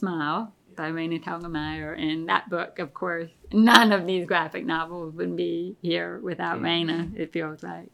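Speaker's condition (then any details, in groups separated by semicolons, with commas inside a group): Deafness; relies on hearing aids and lip reading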